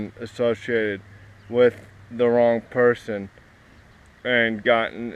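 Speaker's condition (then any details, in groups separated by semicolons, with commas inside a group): Cerebral palsy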